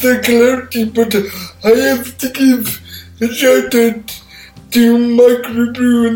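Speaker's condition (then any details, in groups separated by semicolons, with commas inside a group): Cerebral palsy; speech impairment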